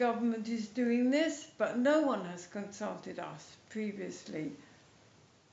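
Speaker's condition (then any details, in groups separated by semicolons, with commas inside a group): MND, mild; speech slightly affected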